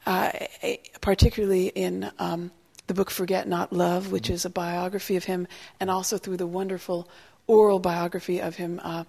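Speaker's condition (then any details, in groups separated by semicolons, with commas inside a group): No condition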